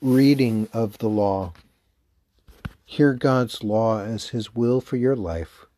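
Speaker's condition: No condition

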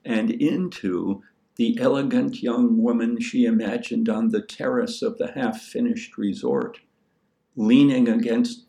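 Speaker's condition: No condition

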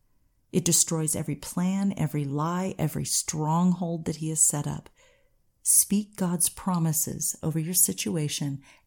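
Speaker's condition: No condition

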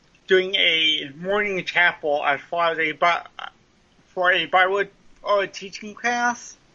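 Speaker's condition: Cerebral palsy, mild; speech impediment

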